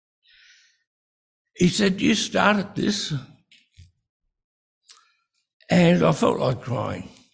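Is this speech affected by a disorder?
Yes: breathing-related speech difficulty; insufficient breathing while speaking.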